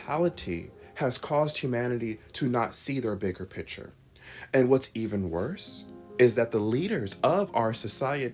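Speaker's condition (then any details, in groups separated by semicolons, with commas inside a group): No condition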